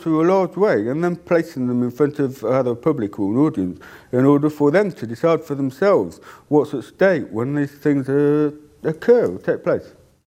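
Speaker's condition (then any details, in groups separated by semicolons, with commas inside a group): Deafness; cannot hear own voice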